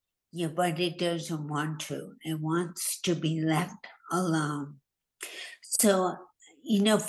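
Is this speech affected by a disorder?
Yes: hemorrhagic stroke; trouble putting thoughts into language, brain works faster than tongue, hard getting words out quickly.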